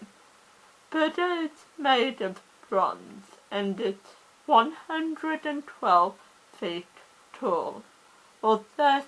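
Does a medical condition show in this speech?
Yes: cerebral palsy; oxygen starvation at birth.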